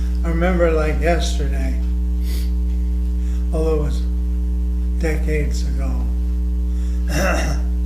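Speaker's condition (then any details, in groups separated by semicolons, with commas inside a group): ALS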